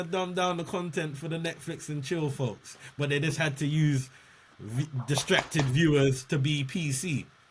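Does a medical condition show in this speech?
No.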